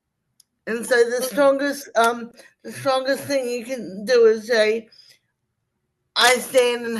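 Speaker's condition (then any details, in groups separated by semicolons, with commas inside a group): Cerebral palsy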